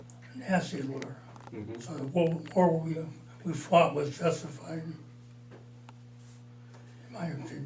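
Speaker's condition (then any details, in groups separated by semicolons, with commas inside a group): Parkinson's disease, mild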